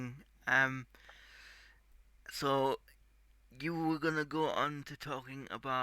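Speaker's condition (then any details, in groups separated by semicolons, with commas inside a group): Cerebral palsy; tight muscles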